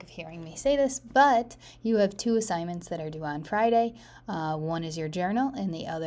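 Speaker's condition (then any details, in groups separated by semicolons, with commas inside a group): No condition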